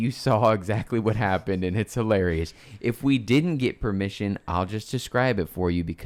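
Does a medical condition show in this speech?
No.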